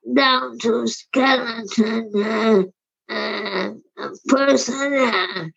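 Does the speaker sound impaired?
Yes: primary lateral sclerosis; primary lateral sclerosis at least 20 years, age 80, wheelchair use, dr. Levitz at Lehigh Neurology, dr. Macken; progressing, physical and occupational therapy, ALS clinic, ALS support group, ALS Association Philadelphia support; slurred speech, difficulty swallowing, speech too affected to continue working.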